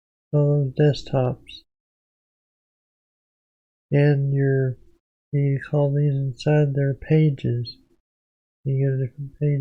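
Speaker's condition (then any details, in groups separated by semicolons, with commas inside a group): Parkinson's disease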